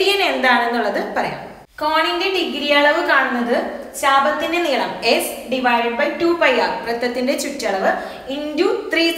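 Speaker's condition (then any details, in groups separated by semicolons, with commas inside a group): No condition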